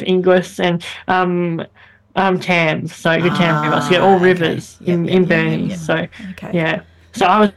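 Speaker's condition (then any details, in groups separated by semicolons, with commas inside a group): Bilateral cleft lip and palate; very airy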